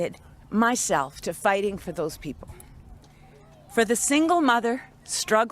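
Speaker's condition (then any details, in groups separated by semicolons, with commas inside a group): No condition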